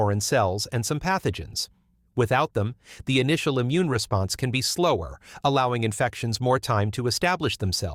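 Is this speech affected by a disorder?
No.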